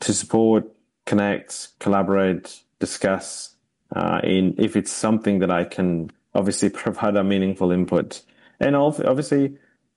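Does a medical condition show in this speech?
No.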